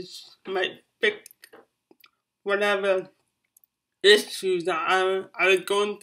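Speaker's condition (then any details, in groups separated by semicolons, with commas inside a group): Cerebral palsy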